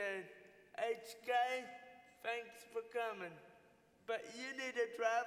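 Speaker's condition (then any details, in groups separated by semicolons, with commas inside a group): Cerebral palsy; from birth, uses wheelchair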